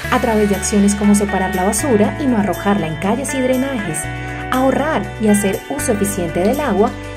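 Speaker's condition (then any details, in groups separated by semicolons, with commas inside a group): No condition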